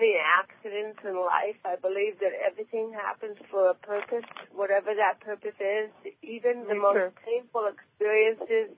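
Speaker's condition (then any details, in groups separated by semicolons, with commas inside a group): Cerebral palsy; present from birth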